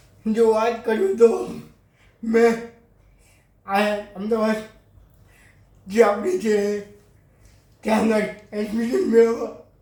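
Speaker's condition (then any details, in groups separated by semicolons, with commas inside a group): Cerebral palsy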